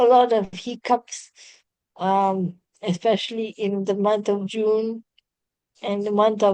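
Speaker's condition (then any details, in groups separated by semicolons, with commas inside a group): Cerebral palsy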